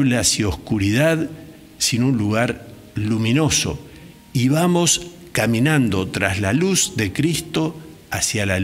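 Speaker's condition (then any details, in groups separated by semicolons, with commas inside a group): No condition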